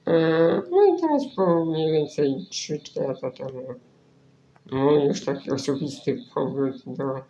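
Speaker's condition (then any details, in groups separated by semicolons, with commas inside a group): Spinal muscular atrophy; right-click via two keys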